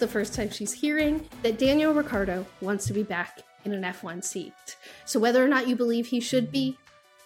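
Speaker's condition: No condition

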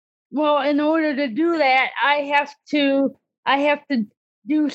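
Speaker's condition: Cerebral palsy; disability since childhood

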